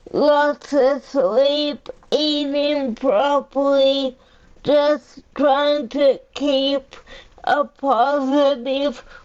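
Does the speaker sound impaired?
Yes: cerebral palsy; uses a power chair; 45 years old.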